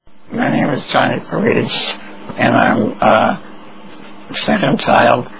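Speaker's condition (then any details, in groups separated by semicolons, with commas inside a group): Spinal muscular atrophy; congenital, progressive muscle weakness, bedbound since early 20s, no hand movement, tracheostomy about 10 years ago; dependent on voice for everything, uses voice recognition computer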